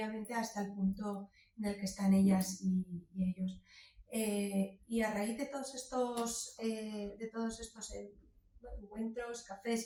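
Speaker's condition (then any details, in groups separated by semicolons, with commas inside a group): No condition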